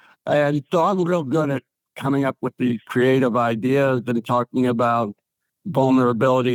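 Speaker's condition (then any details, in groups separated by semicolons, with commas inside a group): ALS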